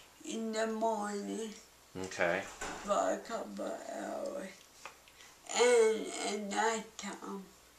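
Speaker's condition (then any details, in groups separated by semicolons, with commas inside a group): Cerebral palsy; cognitive rehabilitation therapy, lives independently; balance and speech most affected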